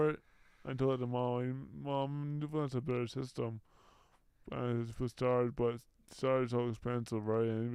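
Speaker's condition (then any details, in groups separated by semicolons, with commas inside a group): Brain injury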